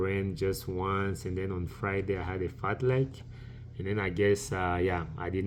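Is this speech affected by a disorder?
No.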